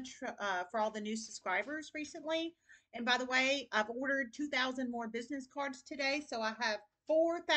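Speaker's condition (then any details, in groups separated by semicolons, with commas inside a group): No condition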